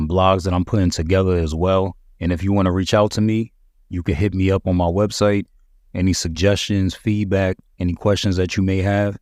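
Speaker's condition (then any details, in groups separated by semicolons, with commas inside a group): No condition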